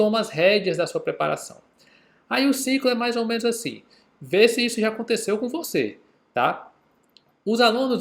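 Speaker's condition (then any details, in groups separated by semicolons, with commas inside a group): No condition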